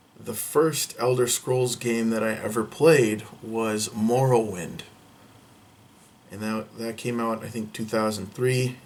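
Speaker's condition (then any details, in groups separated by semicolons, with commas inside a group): No condition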